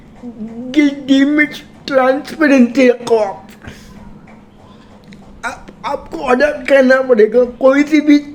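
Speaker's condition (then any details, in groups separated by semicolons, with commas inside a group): Cerebral palsy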